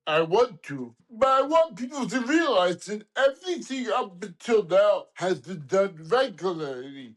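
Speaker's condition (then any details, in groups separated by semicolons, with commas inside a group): Dysarthria from lithium toxicity; lithium toxicity, possibly mini stroke, motor skills only; improving unevenly, in voice therapy; very hard to speak, uses keywords, rougher lower singing voice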